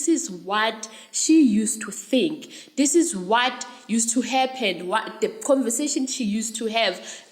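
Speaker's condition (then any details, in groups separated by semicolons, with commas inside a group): No condition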